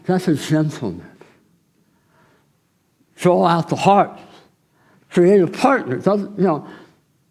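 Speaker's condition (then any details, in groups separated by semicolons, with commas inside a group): Tongue cancer surgery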